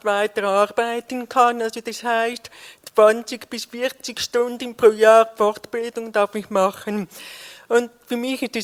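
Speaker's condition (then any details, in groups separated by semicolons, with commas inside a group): Deafness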